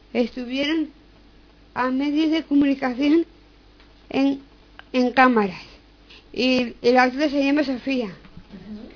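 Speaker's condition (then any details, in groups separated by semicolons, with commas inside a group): Down syndrome; reads news item aloud on live radio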